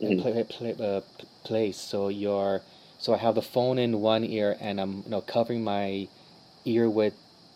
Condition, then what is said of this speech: Stuttering. I tend to stutter more, even though I could still hear myself.